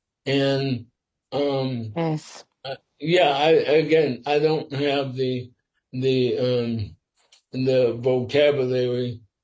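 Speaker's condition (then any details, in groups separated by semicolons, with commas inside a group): Sporadic ALS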